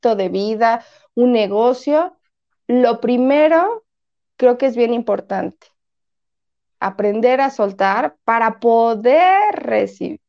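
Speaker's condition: No condition

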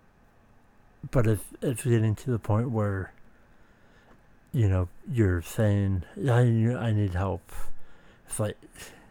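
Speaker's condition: Speech impediment

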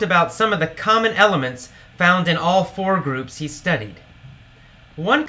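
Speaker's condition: No condition

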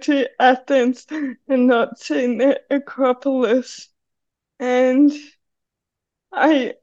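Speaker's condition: Cerebral palsy; needs hand to hold on steep stairs

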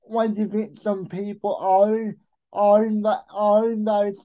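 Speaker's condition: Cerebral palsy; expected non-verbal

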